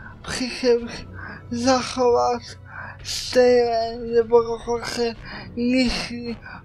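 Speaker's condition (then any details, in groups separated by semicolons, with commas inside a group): Cerebral palsy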